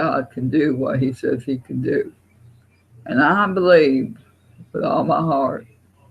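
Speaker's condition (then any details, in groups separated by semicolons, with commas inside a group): Parkinson's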